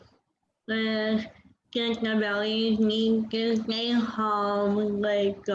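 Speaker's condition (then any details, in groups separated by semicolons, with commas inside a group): Cerebral palsy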